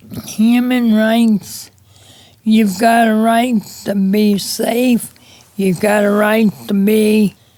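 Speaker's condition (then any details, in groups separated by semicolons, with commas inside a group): Cerebral palsy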